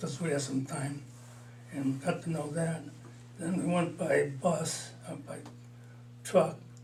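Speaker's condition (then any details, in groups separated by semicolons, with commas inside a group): Parkinson's disease, mild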